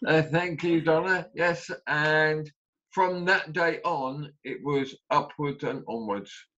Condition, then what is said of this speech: Aphasia. Up to my stage, which is seven, which you can talk not as fast as you'd like to, but you can talk, and stages in between.